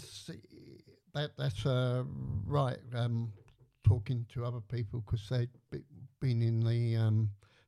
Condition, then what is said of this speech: Stuttering. Because another thing, you'll know yourself that if you swear, you don't stammer or you shout.